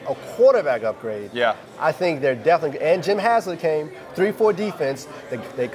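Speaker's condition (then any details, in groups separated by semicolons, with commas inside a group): No condition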